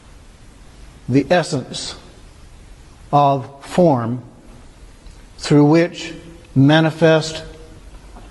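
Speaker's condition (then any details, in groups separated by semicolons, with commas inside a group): No condition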